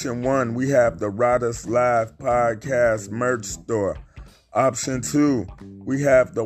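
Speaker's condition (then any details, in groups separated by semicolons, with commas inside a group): No condition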